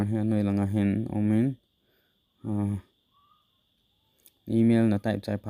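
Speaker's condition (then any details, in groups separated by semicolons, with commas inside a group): No condition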